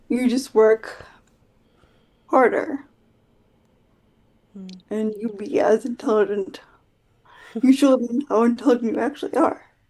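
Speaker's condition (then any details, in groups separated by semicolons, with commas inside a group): Quadriplegic cerebral palsy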